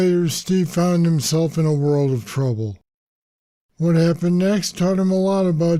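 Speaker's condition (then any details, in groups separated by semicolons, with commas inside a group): Parkinson's disease; deep brain stimulators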